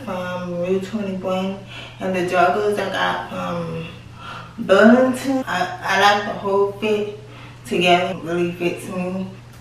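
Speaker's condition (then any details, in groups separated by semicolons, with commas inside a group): Cerebral palsy; from birth, left leg affected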